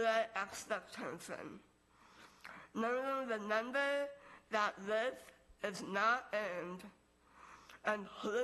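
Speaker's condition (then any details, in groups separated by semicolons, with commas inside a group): Moebius syndrome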